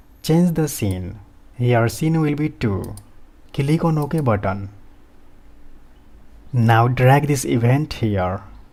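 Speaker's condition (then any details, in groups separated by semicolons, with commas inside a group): No condition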